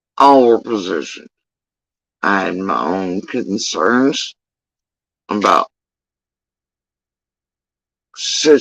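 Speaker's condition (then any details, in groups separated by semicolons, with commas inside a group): Facial paralysis after surgery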